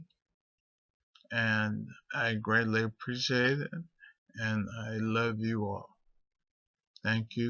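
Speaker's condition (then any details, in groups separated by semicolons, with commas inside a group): Multiple sclerosis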